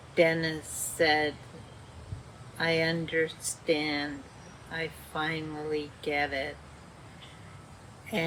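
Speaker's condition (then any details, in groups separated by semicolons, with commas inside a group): Dysarthria; speech worsening, still communicates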